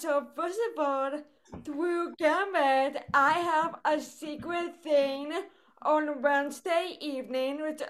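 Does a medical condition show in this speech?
Yes: cerebral palsy; brain bleed at quadruplet birth, right side weaker, limp, crooked right hand, electric wheelchair for travel; second hand surgery done, Botox in legs and arm upcoming, physical therapy, foot surgery planned; voice affected, speaks with accent.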